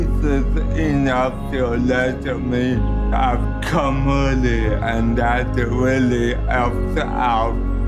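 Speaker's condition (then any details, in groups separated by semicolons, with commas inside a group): Cerebral palsy; present from birth, brain damage affecting movement and posture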